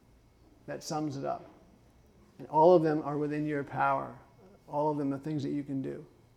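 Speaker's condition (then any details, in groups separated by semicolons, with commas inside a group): Parkinson's; some speech issues, ice water harms vocal cords, drinks warm water, speech therapy judged unnecessary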